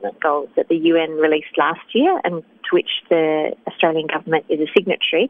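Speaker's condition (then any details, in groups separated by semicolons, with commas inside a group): No condition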